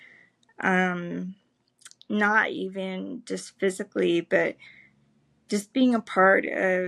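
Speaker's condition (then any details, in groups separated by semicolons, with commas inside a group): Cerebral palsy, spastic; able to speak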